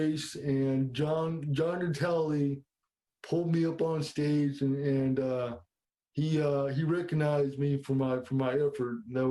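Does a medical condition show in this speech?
Yes: cerebral palsy.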